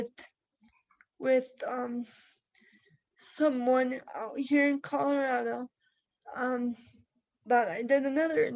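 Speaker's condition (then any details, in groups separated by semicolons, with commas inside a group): Cerebral palsy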